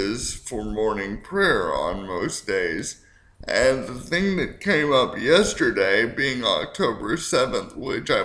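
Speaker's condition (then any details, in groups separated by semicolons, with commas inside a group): Cerebral palsy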